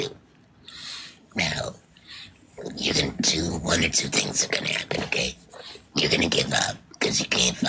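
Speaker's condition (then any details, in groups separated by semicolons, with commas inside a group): Laryngectomy, oesophageal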